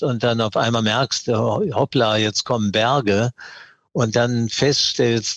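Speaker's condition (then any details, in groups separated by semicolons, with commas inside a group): Parkinson's disease; mild course, ongoing tremor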